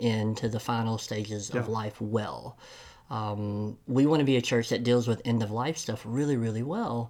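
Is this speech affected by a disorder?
Yes: cleft lip and palate; congenital.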